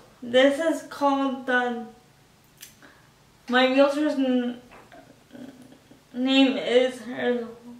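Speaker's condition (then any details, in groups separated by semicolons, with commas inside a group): Cerebral palsy, spastic quadriplegic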